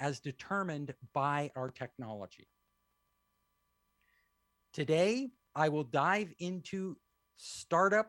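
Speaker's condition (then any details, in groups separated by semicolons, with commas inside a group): No condition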